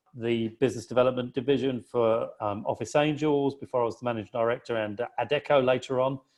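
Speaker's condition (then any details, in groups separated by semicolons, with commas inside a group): No condition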